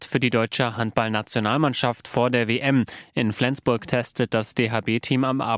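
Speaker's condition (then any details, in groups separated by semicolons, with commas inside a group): No condition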